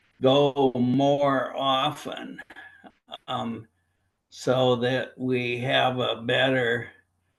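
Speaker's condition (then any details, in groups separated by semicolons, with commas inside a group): Primary lateral sclerosis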